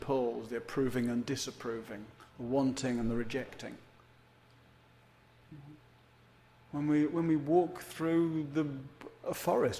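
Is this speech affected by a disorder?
No.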